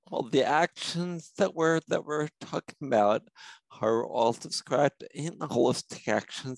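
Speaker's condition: Spinocerebellar ataxia; no definitive treatment

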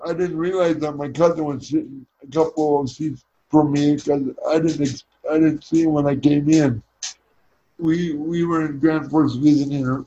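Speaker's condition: Cerebral palsy; spastic

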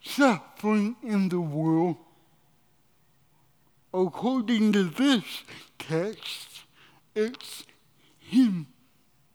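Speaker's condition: Cerebral palsy

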